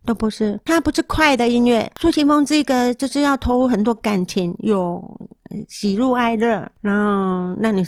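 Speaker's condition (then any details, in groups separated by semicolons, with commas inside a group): Moderate-to-severe hearing loss; hearing aid taken off during recording and held to microphone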